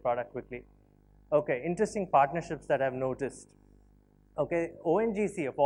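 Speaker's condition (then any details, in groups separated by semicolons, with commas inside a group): No condition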